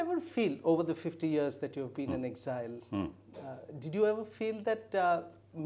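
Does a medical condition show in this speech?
No.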